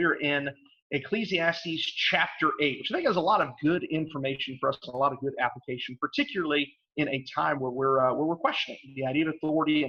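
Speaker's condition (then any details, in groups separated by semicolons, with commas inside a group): No condition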